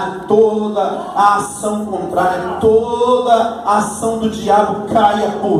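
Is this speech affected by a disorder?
No.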